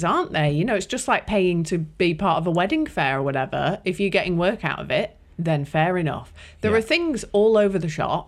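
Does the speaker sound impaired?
No.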